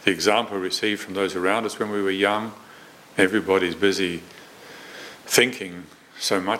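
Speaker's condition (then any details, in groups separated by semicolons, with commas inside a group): No condition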